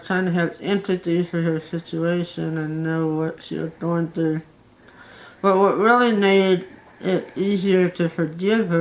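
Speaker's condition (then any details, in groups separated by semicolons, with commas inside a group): Facial paralysis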